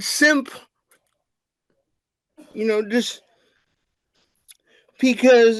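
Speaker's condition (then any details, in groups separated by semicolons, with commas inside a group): Cerebral palsy; wheelchair user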